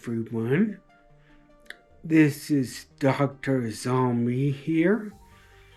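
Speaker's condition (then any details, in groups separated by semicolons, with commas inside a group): Traumatic brain injury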